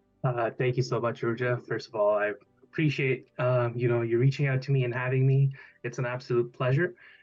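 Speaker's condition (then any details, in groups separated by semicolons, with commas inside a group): No condition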